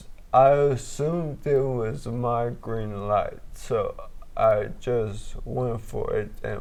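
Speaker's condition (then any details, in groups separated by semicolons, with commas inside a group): Traumatic brain injury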